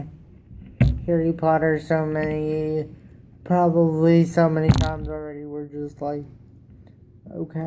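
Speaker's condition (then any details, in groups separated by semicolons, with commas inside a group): Cerebral palsy; wheelchair user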